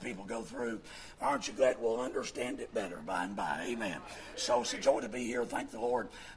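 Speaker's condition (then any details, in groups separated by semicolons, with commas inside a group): Vocal fold paralysis, bilateral; speaks with false vocal folds; voice partly regained since loss about 9 years ago, false-fold voicing on camera exam, Baptist Hospital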